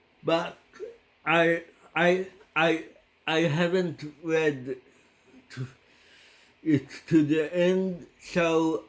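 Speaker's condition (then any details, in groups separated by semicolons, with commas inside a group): Cerebral palsy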